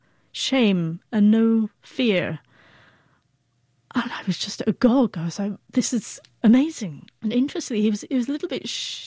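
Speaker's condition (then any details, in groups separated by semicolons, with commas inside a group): Stammering; long hidden, terrified of phone, typing on AOL Instant Messenger felt like artificial fluency; stutters openly, talks freely with strangers at stammering conferences; avoided phone, stuttering encouraged by John, British Stammering Association conferences, now stutters openly; repeated sounds, repeated words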